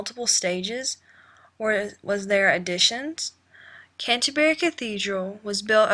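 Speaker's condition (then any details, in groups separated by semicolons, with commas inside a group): No condition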